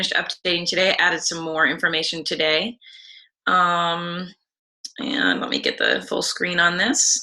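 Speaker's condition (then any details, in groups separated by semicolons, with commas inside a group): No condition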